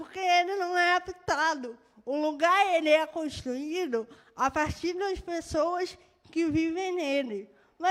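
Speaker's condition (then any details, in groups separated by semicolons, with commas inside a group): Cerebral palsy; birth brain injury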